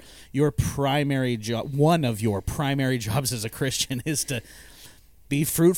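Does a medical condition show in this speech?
No.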